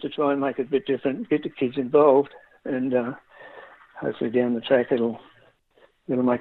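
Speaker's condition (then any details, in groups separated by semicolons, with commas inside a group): Parkinson's disease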